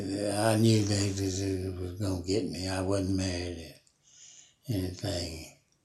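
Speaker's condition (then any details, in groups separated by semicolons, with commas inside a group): Parkinson's disease; fallen 19 times in yard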